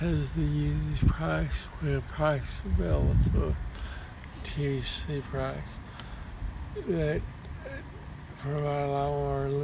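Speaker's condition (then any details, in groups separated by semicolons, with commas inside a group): Parkinson's; ataxia form; taking sativa, walking about 270 steps, advised off baclofen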